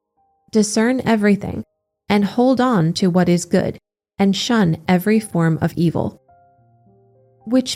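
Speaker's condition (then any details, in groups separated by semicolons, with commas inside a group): No condition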